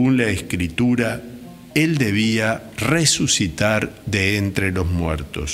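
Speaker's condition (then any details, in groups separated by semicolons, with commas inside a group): No condition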